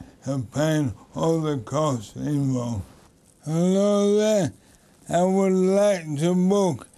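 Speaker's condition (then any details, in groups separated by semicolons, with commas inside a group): Motor neurone disease; diagnosed 10 years ago, wheelchair user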